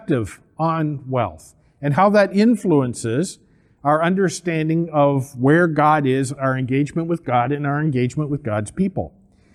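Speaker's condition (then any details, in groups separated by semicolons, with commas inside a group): No condition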